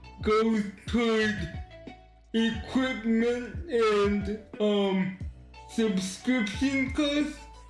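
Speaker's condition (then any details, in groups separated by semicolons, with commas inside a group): Cerebral palsy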